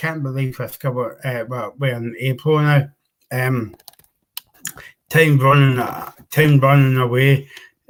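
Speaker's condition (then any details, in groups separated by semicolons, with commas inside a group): Cerebral palsy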